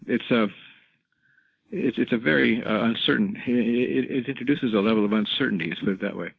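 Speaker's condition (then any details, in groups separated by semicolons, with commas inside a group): Parkinson's disease, rigidity-predominant, no tremor; ability to walk almost gone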